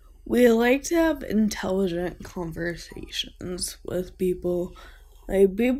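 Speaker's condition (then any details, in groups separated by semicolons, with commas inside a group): Friedreich's ataxia; degenerative neuromuscular disorder, balance off before freshman year, diagnosed by geneticist after year of testing; age 20, wheelchair user, scoliosis, physical therapy, slowly progressing, no current cure or treatment; slurred speech, sounds vocally different from peers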